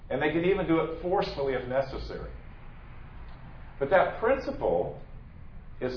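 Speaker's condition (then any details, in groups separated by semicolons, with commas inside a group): No condition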